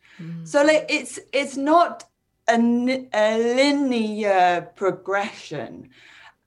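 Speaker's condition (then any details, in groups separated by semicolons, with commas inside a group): Speech impairment, word-finding; congenital AVM, sudden slurred speech then collapse, emergency surgery, half skull removed, cranioplasty with plastic skull; word-finding difficulty, speech feels fine internally, initially no speech, comprehension intact, long unable to form sentences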